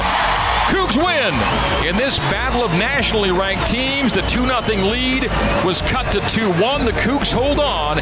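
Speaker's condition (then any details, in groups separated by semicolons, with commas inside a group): No condition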